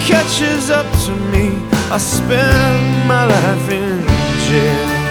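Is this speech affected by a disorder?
No.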